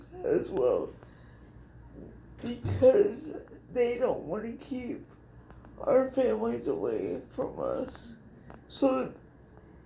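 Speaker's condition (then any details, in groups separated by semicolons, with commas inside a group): Cerebral palsy; speech somewhat affected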